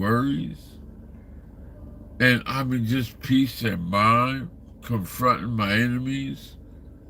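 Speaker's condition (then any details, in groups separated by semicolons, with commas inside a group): Slurred speech; still slurs words occasionally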